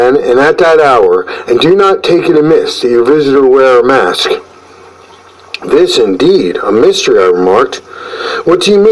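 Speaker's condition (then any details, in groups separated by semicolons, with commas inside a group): No condition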